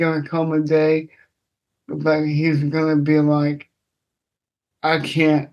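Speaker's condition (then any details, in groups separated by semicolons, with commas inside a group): Cerebral palsy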